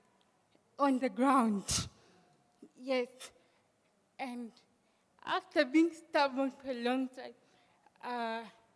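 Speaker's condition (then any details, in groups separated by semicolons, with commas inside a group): Cerebral palsy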